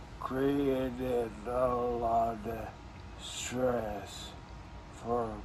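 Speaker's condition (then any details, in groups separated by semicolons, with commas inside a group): ALS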